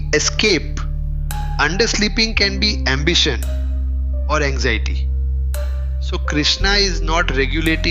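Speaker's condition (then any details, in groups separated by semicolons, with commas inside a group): No condition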